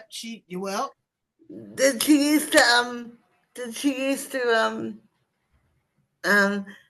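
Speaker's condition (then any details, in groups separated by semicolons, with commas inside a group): Cerebral palsy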